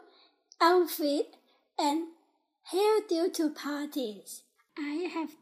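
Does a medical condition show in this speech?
Yes: Down syndrome; developmental disability.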